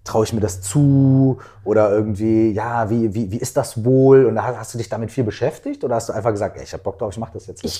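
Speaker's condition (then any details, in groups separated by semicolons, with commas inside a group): No condition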